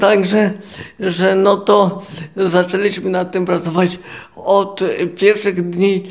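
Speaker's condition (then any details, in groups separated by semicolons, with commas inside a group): Cerebral palsy, quadriplegic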